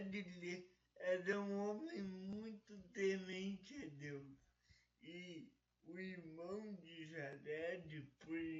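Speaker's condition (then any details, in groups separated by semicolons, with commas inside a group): Paralysis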